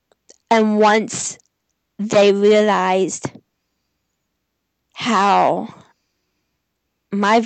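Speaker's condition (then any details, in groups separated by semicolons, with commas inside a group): Stuttering; onset age 3 to 4, during therapy for other speech impediments, therapist suspected that therapy caused it; speech therapy through grade school, middle school, part of freshman year of high school; blocked on nearly every word when job began, now pretty fluent on phone, sometimes cannot get words out; blocks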